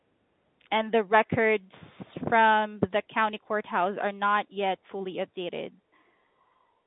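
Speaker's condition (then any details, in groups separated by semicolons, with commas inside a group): No condition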